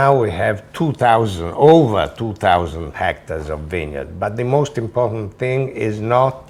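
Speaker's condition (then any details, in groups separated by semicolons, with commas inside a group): No condition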